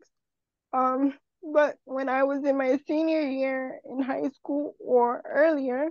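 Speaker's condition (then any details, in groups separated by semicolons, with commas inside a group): Cerebral palsy; wheelchair user; about 29 years since diagnosis, uses wheelchair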